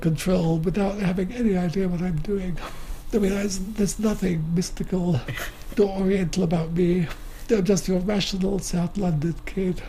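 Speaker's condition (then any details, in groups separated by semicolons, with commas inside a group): Motor neuron disease; wheelchair user, breathing tube, phlegm cleared from throat, assistant and computer needed; no tracheotomy, refuses tracheotomy revival since it would end speech; still able to speak, lack of breath, swallowing easily goes the wrong way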